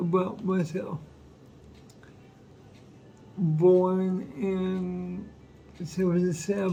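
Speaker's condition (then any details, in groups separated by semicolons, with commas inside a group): Cerebral palsy; affects whole body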